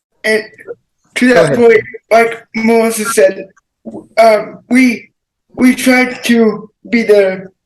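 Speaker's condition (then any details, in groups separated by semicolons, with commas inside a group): Cerebral palsy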